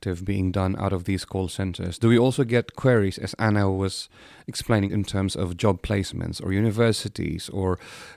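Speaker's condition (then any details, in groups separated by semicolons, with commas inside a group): No condition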